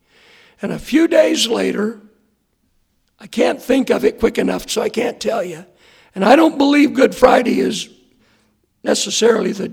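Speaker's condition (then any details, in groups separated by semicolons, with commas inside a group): Hoarseness after vocal cord surgery; earlier doctor attributed voice problem to aging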